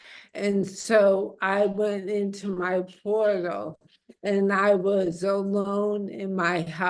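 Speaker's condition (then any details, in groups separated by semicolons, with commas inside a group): Amyotrophic lateral sclerosis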